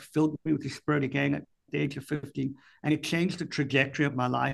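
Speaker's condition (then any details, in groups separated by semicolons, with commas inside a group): Cleft palate; congenital cleft palate, speech and hearing impaired since birth, difficult childhood development; speech and hearing both still impaired; speech impediment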